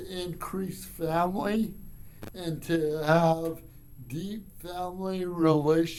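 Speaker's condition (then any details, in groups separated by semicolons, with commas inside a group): Cerebral palsy; from birth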